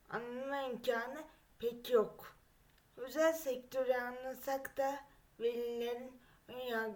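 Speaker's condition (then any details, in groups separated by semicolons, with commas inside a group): Cerebral palsy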